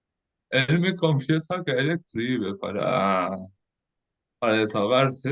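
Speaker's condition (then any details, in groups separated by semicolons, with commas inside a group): Cerebral palsy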